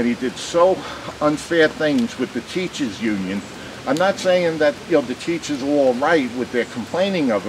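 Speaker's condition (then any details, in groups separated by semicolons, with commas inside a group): No condition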